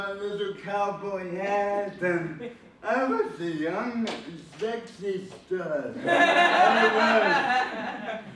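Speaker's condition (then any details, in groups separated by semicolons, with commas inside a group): Cerebral palsy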